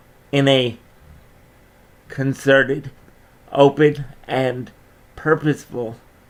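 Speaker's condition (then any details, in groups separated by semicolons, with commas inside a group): Cerebral palsy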